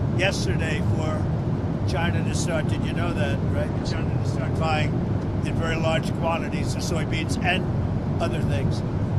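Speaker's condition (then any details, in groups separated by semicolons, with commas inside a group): No condition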